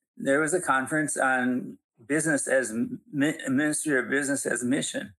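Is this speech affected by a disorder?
Yes: Parkinson's; Parkinson's diagnosed about 6.5 years earlier, gradually somewhat worse, not debilitating; handwriting difficult, typing less accurate, things slower, still able to function; still teaching and speaking publicly.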